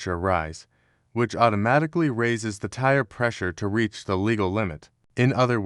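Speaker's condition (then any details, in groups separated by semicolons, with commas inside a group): No condition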